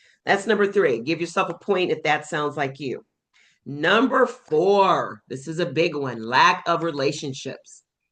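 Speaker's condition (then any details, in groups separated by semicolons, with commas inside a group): No condition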